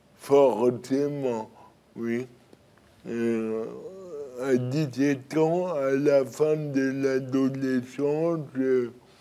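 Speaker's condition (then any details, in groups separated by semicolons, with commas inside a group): Cerebral palsy; birth injury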